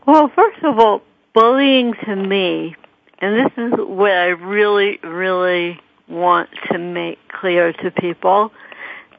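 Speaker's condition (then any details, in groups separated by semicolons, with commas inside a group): Cerebral palsy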